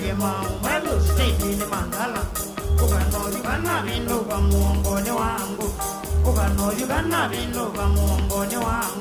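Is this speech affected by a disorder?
No.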